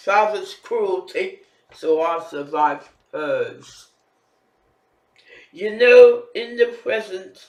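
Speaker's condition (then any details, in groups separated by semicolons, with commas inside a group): Facial palsy; can barely hear own speech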